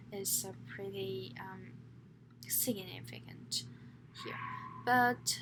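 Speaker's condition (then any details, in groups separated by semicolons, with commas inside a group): No condition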